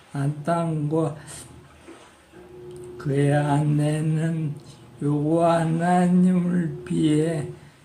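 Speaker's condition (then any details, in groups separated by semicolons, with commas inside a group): Parkinson's disease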